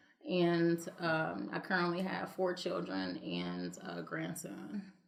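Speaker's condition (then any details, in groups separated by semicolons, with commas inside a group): No condition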